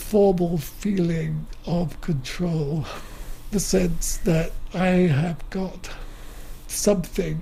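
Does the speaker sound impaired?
Yes: motor neuron disease; wheelchair user, breathing tube, phlegm cleared from throat, assistant and computer needed; still able to speak, lack of breath, swallowing easily goes the wrong way.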